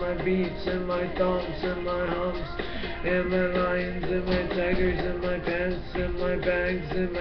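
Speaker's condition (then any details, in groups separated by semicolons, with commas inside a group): Brain injury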